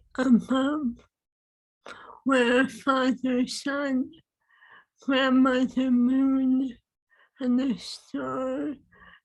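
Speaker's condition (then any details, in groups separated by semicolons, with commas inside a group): ALS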